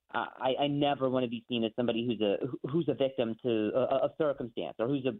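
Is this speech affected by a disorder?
Yes: stutter from brain injury, acquired (neurogenic); acquired stutter after traumatic brain injury and concussion from freak softball injury, motor skills also affected; speech functionality affected, trouble getting words out; here repeated sounds, repeated words.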